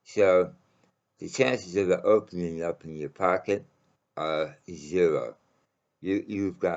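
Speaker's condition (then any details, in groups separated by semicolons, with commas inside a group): Mouth cancer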